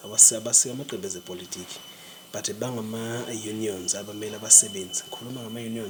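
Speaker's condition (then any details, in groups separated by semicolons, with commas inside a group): No condition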